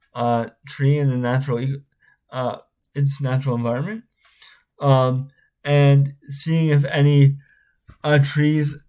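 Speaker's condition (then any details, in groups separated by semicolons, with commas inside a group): Spastic cerebral palsy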